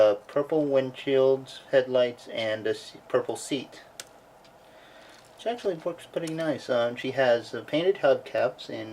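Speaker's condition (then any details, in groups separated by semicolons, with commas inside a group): No condition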